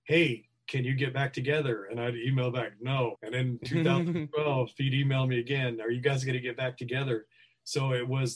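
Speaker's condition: No condition

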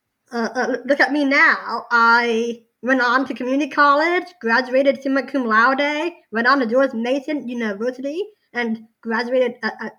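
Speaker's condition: Down syndrome

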